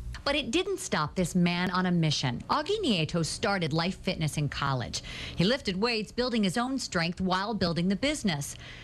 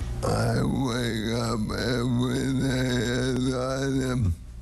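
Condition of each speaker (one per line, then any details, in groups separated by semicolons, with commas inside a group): No condition
ALS; diaphragm weakened, implanted breathing-assist device; types with feet, device-assisted breathing; tongue uncooperative, no spoken speech, cannot breathe unaided, speech-generating device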